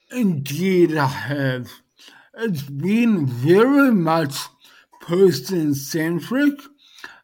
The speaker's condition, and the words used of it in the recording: Dysarthria. So by breaking them down into smaller pieces, I've been able to gauge with measurable success the progression from being unable to communicate via text or voice to being able to communicate that people understand me a lot easier.